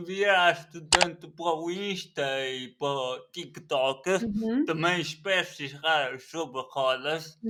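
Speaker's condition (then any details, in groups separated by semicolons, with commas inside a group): Cerebral palsy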